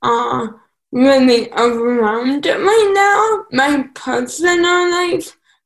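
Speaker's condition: Cerebral palsy; some mental developmental delay

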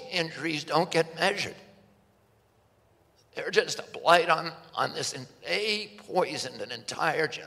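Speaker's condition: Spasmodic dystonia; onset age 42

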